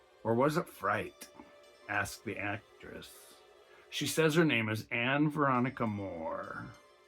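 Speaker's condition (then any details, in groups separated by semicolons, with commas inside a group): No condition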